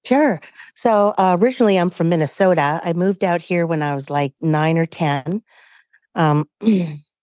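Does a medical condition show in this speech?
No.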